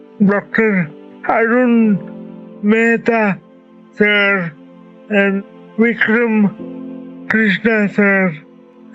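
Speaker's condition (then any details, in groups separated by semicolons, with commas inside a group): Cerebral palsy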